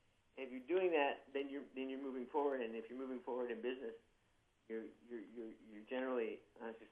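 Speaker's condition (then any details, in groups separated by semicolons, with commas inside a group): Parkinson's disease, young-onset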